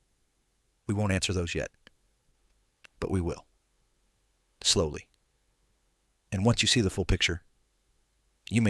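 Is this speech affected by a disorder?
No.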